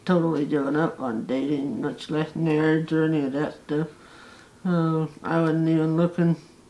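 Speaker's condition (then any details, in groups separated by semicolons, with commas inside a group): Facial paralysis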